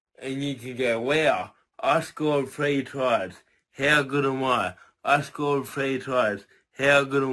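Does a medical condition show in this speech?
Yes: cerebral palsy; from birth, tight muscles.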